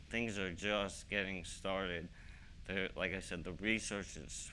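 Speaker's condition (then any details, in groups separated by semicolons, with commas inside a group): ALS; young-adult onset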